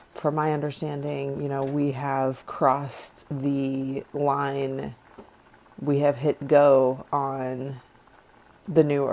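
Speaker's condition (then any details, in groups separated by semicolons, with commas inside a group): No condition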